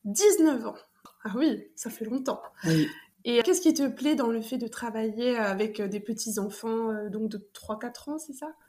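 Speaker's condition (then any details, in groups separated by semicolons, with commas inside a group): No condition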